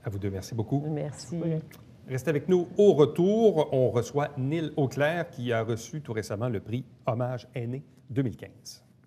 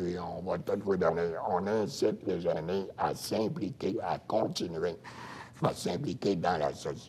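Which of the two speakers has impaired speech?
The second: throat cancer, voice prosthesis; throat cancer, laryngectomy, voice prosthesis; about 10 to 11 years since cancer; speaks with voice prosthesis for 10 years.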